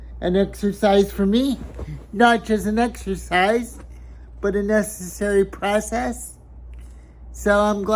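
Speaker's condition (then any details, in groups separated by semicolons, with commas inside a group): Cerebral palsy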